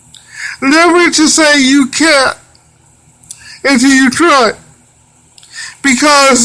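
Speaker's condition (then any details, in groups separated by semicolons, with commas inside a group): Cerebral palsy; wheelchair user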